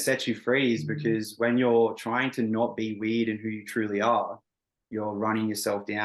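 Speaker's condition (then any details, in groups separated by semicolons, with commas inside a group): No condition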